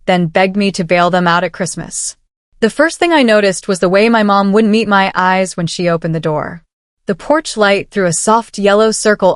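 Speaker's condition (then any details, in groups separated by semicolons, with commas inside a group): No condition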